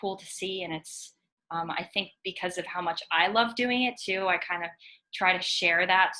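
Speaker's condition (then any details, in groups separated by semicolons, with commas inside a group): No condition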